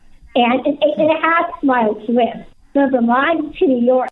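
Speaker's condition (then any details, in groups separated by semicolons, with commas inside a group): Down syndrome; testified in Pennsylvania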